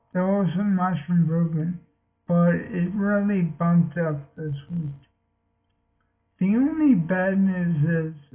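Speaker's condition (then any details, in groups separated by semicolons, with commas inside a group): Multiple sclerosis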